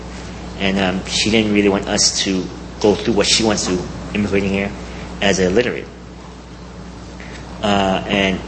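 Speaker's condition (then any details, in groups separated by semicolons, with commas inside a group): Cleft palate; congenital cleft palate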